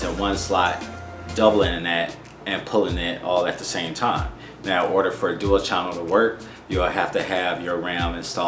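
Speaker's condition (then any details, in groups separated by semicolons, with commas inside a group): No condition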